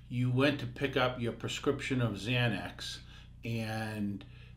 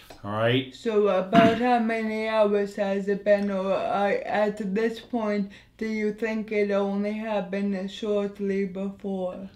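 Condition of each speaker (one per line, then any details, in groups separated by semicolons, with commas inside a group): No condition
Anoxic brain injury; overdose, about 23 minutes without breathing; after Xanax overdose; had breathing tube, speech therapy recommended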